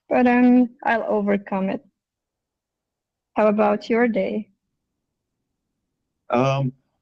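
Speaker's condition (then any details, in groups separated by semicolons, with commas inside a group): No condition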